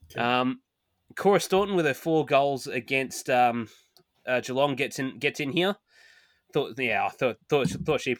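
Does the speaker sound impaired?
No.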